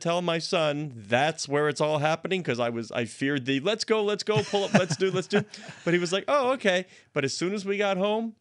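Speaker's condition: No condition

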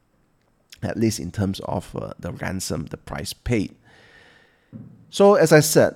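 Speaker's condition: No condition

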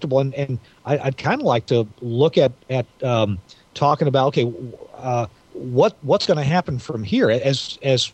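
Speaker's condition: No condition

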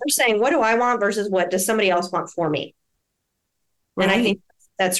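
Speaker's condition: No condition

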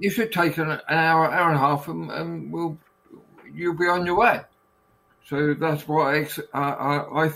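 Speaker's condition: Aphasia after stroke; stroke after operation led by Professor Linda Hands, relearned walking and speaking; cannot talk properly, thoughts intact but words come out wrong

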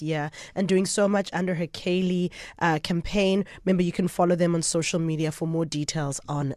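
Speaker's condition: No condition

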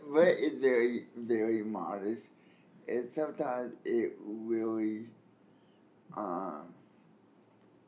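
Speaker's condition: Cerebral palsy with spastic quadriplegia; spastic quadriplegia from birth

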